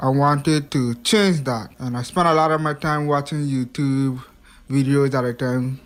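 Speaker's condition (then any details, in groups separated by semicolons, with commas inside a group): Hearing impairment; hearing not too great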